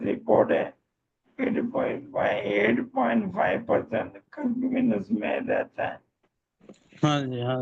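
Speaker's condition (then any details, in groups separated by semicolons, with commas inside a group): Motor neurone disease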